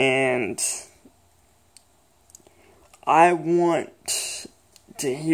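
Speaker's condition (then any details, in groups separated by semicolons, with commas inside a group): Cerebral palsy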